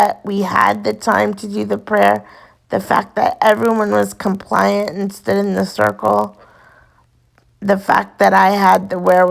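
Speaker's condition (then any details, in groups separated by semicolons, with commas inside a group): Cerebral palsy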